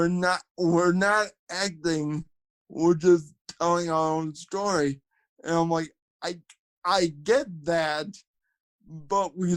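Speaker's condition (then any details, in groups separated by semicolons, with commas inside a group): Cerebral palsy, spastic quadriplegia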